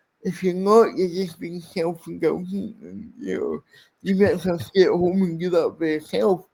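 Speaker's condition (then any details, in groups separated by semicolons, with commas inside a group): Cerebral palsy; speech impairment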